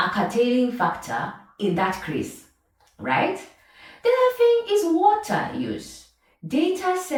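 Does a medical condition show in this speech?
No.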